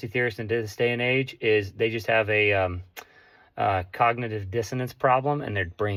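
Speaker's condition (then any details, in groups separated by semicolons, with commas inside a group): No condition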